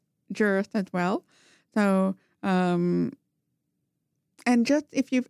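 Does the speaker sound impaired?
Yes: profound hearing loss, congenital, bilateral; no fire alarm heard without it.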